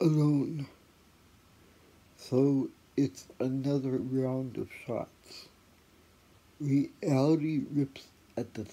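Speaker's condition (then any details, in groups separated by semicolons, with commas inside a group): Cerebral palsy; quadriplegic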